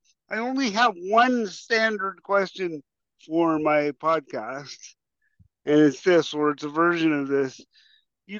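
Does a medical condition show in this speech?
Yes: cerebral palsy; some 40 years ago.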